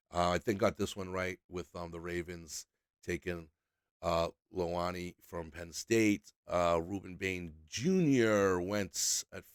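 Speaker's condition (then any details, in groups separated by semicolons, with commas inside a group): No condition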